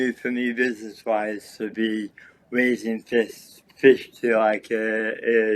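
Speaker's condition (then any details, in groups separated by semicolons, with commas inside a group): Cerebral palsy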